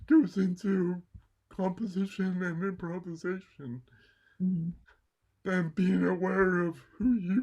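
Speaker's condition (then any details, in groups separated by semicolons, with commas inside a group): Cerebral palsy; mild left side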